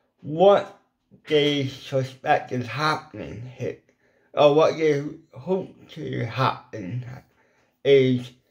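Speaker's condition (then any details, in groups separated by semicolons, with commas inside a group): Ataxic cerebral palsy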